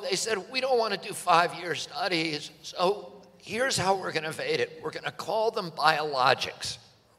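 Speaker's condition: Spasmodic dystonia; host notes vocal cord voice

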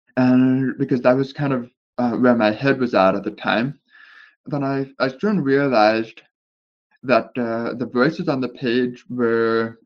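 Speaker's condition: Deafness with speech impediment, born deaf; cannot really hear voices in interviews

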